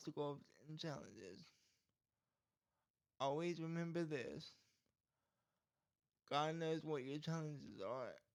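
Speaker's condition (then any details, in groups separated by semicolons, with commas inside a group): Cerebral palsy; speech problem from condition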